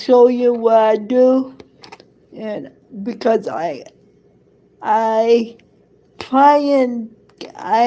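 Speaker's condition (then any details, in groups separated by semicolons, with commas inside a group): Cerebral palsy; present from birth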